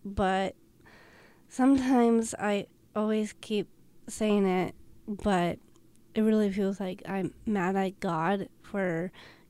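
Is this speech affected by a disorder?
Yes: Down syndrome; also hard time breathing.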